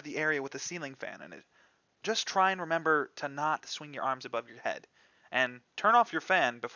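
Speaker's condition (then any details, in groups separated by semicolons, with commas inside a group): No condition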